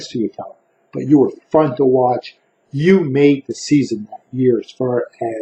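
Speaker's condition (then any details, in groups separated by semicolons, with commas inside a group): No condition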